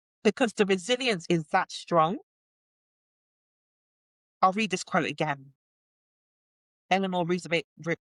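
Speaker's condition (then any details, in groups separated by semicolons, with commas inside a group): No condition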